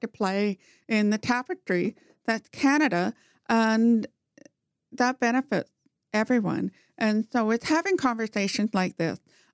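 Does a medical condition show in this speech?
Yes: profound hearing loss, congenital, bilateral; did not talk until age four.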